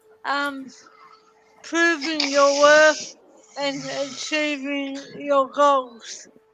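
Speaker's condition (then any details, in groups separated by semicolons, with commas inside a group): Cerebral palsy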